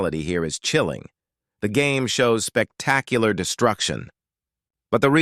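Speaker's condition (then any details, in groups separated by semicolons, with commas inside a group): No condition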